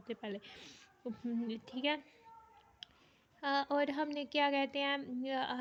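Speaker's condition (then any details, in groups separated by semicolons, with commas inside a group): No condition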